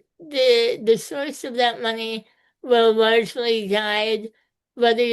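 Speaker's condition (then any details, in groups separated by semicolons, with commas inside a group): Spinal muscular atrophy type two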